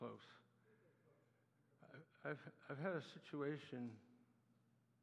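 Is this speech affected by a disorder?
Yes: Parkinson's disease; Parkinson's with acute demyelinating neuropathy.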